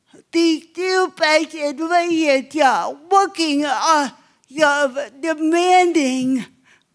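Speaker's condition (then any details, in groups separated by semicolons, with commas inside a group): Cerebral palsy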